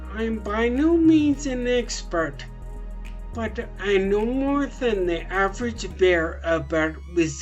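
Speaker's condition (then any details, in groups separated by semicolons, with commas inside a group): Traumatic brain injury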